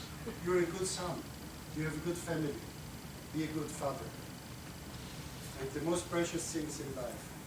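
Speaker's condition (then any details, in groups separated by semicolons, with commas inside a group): No condition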